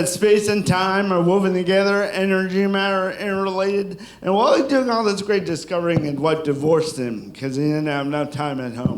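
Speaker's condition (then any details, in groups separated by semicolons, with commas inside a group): Cerebral palsy; from birth; sounds drunk, constant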